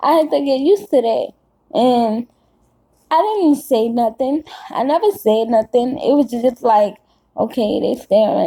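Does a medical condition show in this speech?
Yes: cerebral palsy; caused by birth stroke.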